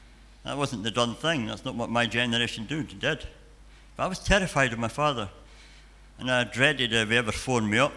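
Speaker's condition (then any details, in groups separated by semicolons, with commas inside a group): Cleft palate and cleft lip; congenital cleft palate and cleft lip, frequent childhood hospital stays at dental hospital in Edinburgh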